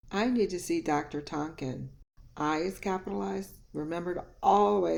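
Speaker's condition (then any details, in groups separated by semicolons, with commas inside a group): No condition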